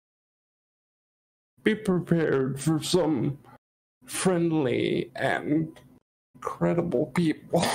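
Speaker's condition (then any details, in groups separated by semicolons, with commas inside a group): Cerebral palsy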